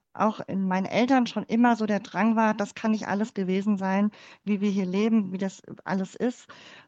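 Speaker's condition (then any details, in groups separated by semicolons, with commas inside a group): Cleft palate; congenital, born in former GDR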